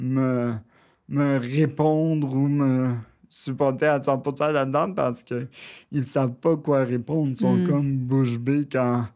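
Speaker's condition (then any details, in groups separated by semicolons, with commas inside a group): Cerebral palsy; near quadriplegic, wheelchair user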